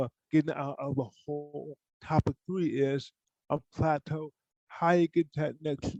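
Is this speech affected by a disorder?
Yes: cerebral palsy; from birth, poor hand use.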